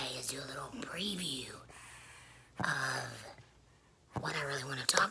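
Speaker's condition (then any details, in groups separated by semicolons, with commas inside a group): Laryngectomy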